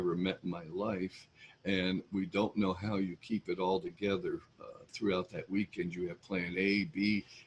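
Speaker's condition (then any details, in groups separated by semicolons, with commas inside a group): No condition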